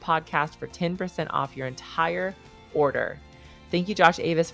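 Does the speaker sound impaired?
No.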